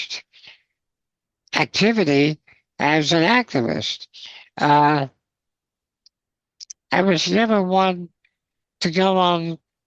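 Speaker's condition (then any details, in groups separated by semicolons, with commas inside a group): Spinal muscular atrophy, congenital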